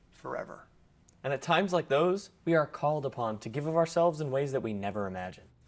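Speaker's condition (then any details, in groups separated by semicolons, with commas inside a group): No condition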